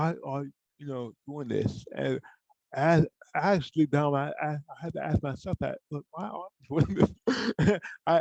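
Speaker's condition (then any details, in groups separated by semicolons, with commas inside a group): Cerebral palsy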